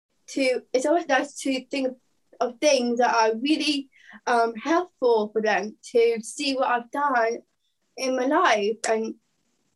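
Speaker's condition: Down syndrome; extra chromosome, 17 years old

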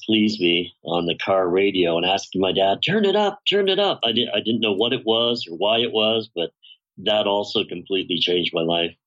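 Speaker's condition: Bilateral cleft lip and palate, severe; congenital bilateral cleft lip and palate, most serious case in British Columbia at birth, facial disfigurement; voice very distorted in childhood, hardly understandable, huge palate cleft, singing helped develop voice

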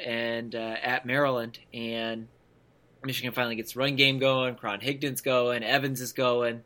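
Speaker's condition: No condition

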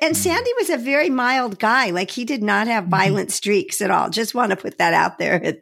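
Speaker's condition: No condition

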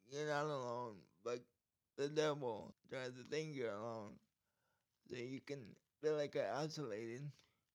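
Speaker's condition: Cerebral palsy

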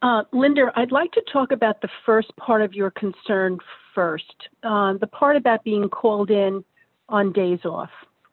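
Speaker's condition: No condition

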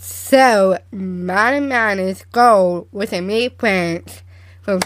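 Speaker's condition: Down syndrome; present from birth, diagnosed shortly after birth

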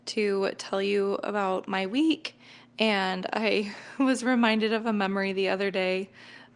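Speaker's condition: No condition

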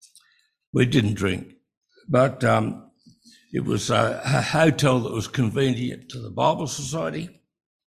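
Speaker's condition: Breathing-related speech difficulty; a lot of trouble speaking from insufficient breathing

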